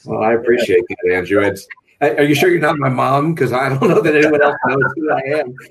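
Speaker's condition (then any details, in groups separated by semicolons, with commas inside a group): No condition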